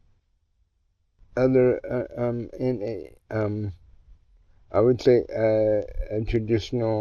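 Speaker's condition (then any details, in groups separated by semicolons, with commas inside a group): Cerebral palsy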